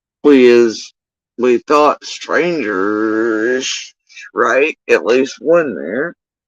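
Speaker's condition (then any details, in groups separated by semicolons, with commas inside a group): Facial paralysis after surgery; tongue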